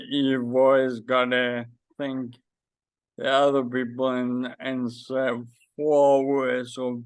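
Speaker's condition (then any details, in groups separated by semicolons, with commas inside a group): Friedreich's ataxia; diagnosed at age 16; does voice exercises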